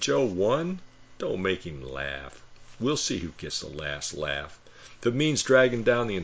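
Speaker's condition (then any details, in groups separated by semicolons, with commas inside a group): No condition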